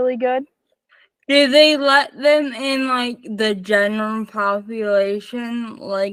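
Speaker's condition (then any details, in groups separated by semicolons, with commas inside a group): Spastic cerebral palsy, mixed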